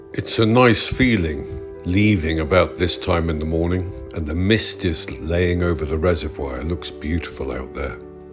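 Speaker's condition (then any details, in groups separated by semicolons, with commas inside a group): No condition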